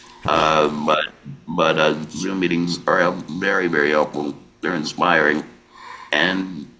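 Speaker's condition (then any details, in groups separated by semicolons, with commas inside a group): Laryngectomy; larynx surgically removed; speaks with electrolarynx, skilled placement; earlier intraoral adapter, robotic sound, whisper voice before surgery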